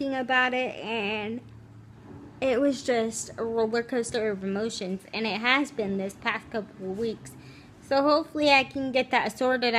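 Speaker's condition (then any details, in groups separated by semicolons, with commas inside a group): Cerebral palsy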